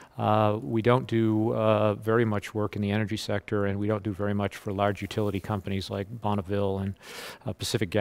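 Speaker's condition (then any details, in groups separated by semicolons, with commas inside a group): No condition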